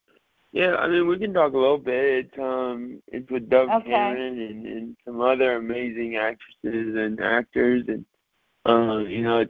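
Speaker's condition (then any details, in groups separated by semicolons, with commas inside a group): Cerebral palsy; mild cerebral palsy, diagnosed at age three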